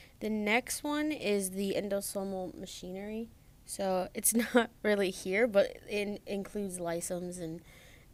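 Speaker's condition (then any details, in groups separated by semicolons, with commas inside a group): No condition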